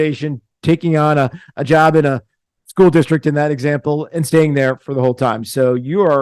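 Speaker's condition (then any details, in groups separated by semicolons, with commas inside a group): No condition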